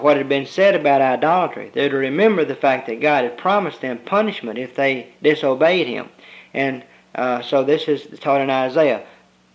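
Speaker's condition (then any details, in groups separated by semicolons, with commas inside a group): No condition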